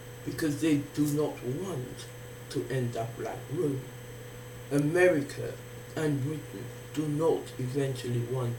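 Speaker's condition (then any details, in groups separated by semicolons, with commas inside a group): Facial palsy; can barely hear own speech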